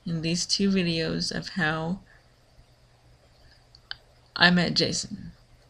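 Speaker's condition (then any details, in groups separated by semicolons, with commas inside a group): Cerebral palsy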